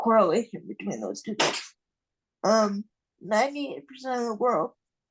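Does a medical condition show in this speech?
Yes: cerebral palsy.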